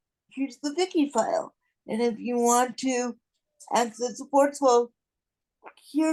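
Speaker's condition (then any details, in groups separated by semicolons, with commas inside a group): Cerebral palsy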